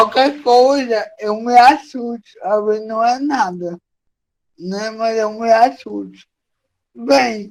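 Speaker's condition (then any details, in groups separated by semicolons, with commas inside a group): Cerebral palsy; from birth; difficulty speaking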